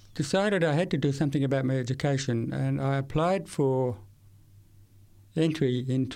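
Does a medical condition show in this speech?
Yes: severe to profound hearing loss; acquired at age 8 from meningitis, Queensland country town, one ear completely destroyed, left ear severe to profound.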